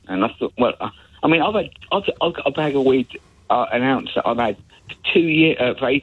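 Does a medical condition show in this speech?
Yes: stutter; lifelong stutter, cannot get word out, gets stuck halfway; stutter returned about six weeks ago, uses cannabis medically, used some last night; sounds fluent on this call, no audible stammer per host; here repeated words, prolonged sounds.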